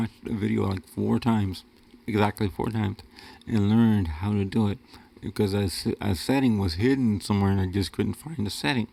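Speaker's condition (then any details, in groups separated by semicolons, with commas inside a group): Cerebral palsy; wheelchair user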